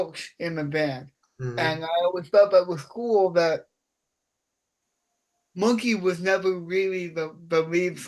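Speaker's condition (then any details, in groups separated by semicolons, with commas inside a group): Cerebral palsy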